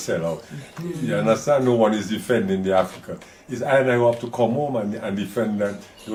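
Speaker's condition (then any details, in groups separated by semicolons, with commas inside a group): No condition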